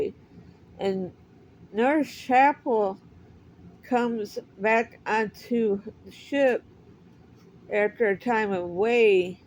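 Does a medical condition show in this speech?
Yes: cerebral palsy; speaks differently.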